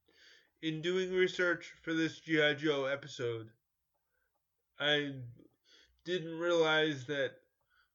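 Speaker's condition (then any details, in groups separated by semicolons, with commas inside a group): Cerebral palsy; coordination issues, uses crutches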